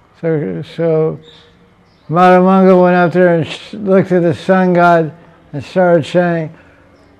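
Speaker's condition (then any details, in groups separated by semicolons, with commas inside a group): Deafness; fluent spoken lecture, reads translations aloud, relies on audience feedback for volume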